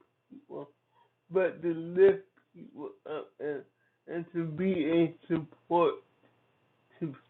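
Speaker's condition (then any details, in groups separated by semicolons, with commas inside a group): Cerebral palsy; from birth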